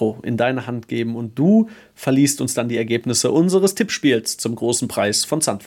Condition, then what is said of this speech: None; typical speech.